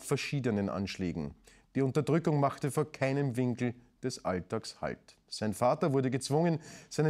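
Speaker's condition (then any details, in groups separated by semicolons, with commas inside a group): No condition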